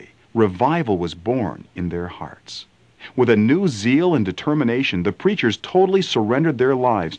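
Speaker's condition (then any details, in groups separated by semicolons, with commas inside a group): No condition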